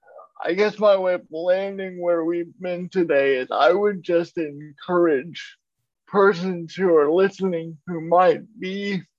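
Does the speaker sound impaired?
Yes: cerebral palsy; uses a wheelchair.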